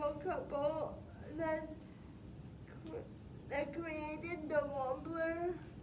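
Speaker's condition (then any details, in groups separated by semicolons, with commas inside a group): Spastic quadriplegic cerebral palsy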